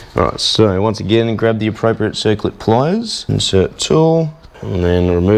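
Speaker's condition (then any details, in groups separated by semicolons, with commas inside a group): No condition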